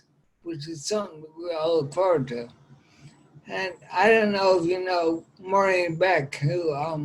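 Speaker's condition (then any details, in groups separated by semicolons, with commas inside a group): Ataxia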